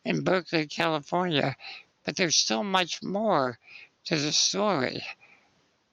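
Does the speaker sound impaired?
Yes: spinal muscular atrophy; 60 years old.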